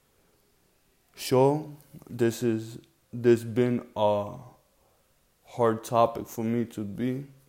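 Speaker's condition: Cerebral palsy; present from birth

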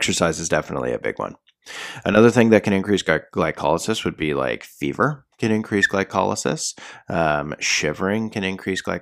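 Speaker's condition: No condition

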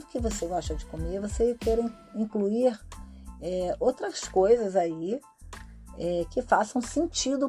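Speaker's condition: No condition

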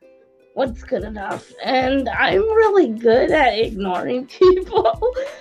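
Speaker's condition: Cerebral palsy; speaks, controls whole iPhone by iOS voice control, Google Android voice recognition understands better than iOS

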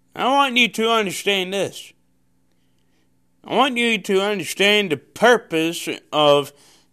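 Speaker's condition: Cerebral palsy; wears glasses

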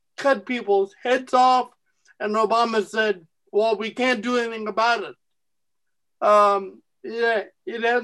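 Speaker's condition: Cerebral palsy; present since at least age 8

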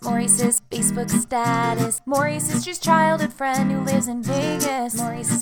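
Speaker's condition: No condition

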